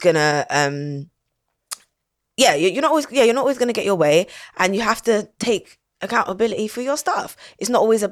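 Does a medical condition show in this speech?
No.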